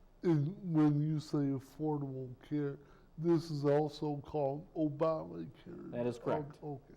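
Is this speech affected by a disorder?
Yes: cerebral palsy; speech impairment.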